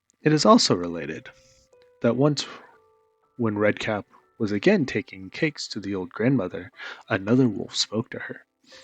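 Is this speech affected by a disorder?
No.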